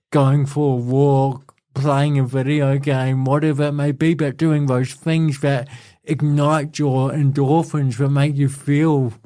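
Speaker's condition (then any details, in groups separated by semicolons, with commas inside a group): Cerebral palsy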